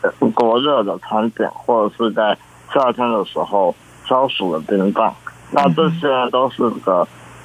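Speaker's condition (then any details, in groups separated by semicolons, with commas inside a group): Congenital muscular dystrophy; present from birth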